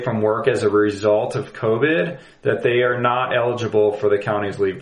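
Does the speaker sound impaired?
No.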